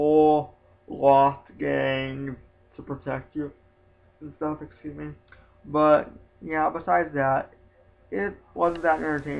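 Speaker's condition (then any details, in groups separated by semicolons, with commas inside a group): Spastic quadriplegic cerebral palsy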